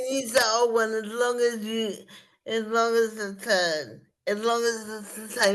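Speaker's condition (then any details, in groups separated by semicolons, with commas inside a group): Spastic cerebral palsy; breathes from ribs not chest, stomach does not move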